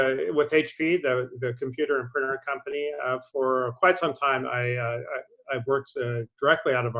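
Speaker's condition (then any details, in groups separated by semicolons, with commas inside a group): No condition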